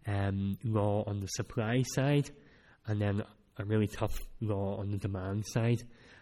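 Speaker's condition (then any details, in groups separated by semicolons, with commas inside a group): Cleft palate; speech not that clear at times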